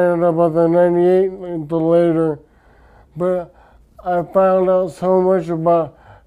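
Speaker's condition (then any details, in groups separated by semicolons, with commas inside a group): Traumatic brain injury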